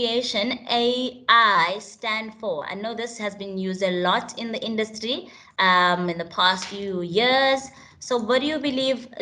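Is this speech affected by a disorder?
No.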